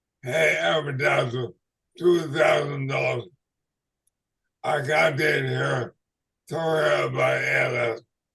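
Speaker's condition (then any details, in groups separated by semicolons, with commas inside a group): ALS/MND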